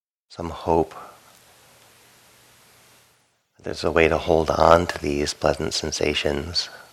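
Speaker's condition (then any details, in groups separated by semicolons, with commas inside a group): No condition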